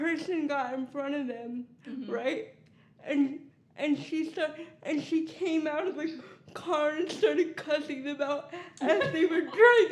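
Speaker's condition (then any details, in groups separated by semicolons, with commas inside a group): Cerebral palsy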